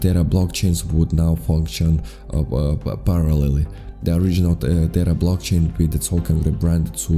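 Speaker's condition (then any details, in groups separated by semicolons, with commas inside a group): No condition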